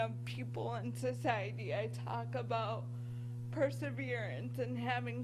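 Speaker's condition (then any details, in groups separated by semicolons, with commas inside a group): Cerebral palsy; from birth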